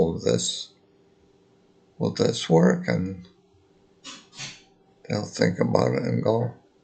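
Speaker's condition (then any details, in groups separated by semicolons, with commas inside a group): Multiple sclerosis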